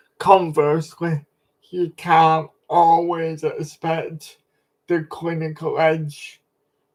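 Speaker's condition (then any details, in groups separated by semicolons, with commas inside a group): Cerebral palsy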